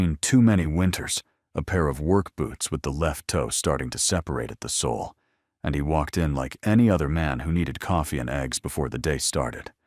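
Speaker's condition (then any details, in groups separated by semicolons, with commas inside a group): No condition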